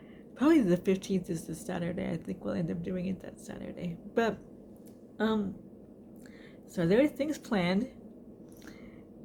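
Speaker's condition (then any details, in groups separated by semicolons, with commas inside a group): Cerebral palsy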